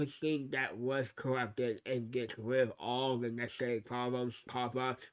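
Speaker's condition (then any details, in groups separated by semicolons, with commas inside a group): Cerebral palsy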